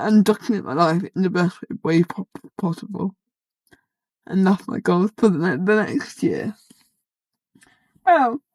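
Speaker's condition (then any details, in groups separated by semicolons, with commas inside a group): Cerebral palsy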